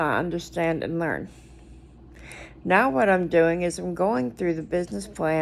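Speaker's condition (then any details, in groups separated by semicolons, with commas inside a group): Cerebral palsy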